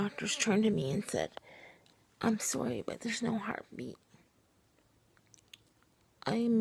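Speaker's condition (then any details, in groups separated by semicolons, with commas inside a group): Cerebral palsy, triplegia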